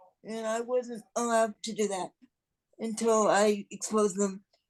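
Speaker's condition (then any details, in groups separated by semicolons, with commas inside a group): Cerebral palsy; non-progressive, will not improve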